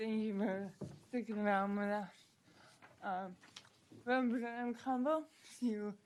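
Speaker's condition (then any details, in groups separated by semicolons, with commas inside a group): Cerebral palsy; present from birth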